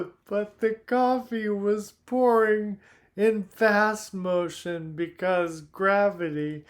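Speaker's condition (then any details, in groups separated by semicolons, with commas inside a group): Primary lateral sclerosis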